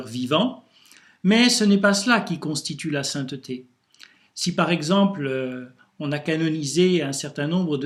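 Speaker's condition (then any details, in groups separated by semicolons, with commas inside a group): No condition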